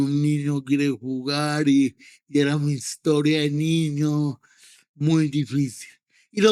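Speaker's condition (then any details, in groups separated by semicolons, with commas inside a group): Cerebral palsy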